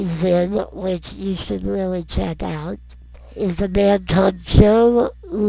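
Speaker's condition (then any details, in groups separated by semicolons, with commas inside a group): Non-progressive muscular dystrophy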